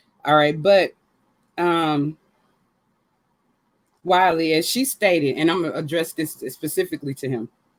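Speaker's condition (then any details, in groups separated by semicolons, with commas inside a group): No condition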